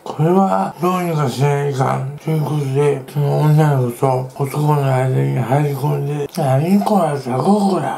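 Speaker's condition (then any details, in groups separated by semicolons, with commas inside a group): Tongue cancer, partial glossectomy; cannot pronounce 'karei' clearly, sounds like 'curry'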